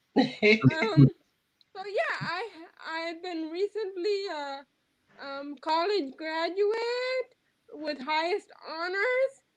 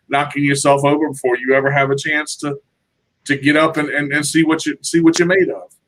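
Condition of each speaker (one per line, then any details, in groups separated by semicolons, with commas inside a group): Quadriplegic cerebral palsy
No condition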